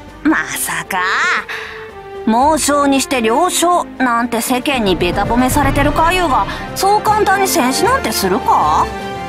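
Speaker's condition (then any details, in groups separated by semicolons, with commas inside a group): No condition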